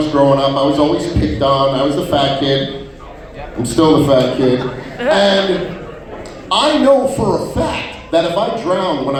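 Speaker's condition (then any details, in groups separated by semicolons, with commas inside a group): No condition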